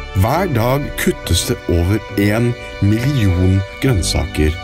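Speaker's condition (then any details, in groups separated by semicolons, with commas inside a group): No condition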